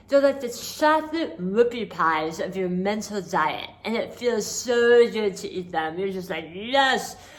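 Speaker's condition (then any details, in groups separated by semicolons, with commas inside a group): Hemi-glossectomy for oral cancer, hemiglossectomy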